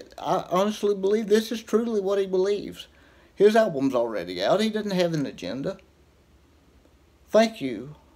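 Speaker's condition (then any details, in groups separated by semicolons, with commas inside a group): Cerebral palsy; reports speaking clearly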